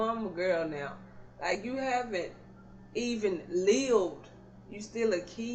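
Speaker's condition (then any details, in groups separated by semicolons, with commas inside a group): Cerebral palsy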